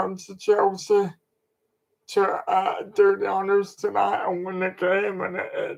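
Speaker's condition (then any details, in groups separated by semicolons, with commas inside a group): Cerebral palsy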